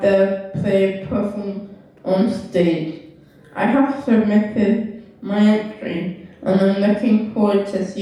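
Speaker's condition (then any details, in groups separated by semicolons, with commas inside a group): Cerebral palsy; left side weaker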